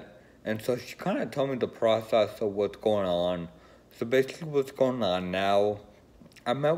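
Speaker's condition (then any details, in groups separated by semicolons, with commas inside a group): Friedreich's ataxia; uses wheelchair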